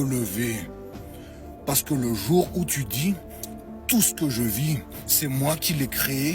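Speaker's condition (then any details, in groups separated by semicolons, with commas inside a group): No condition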